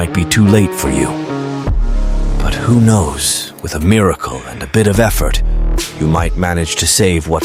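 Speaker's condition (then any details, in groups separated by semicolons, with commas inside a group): No condition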